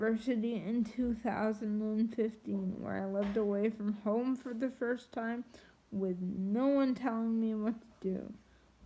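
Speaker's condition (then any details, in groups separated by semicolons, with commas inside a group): Triplegic cerebral palsy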